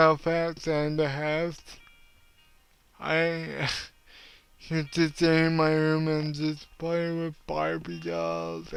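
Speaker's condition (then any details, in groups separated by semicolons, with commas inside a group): Cerebral palsy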